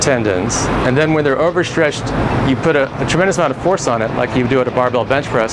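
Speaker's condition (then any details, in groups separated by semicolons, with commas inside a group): No condition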